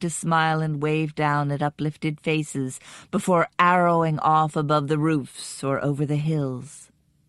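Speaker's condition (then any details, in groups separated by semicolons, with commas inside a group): No condition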